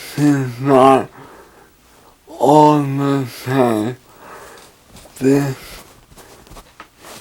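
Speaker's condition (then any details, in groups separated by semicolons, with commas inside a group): Traumatic brain injury; still hard to understand, improved with rehabilitation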